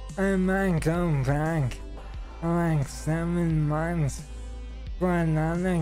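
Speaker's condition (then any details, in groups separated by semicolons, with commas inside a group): ALS; stem cell treatment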